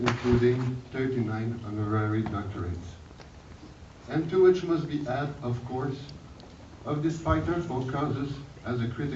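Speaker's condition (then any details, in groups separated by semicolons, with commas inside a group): No condition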